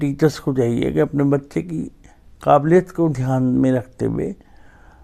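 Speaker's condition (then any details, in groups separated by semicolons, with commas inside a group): Cerebral palsy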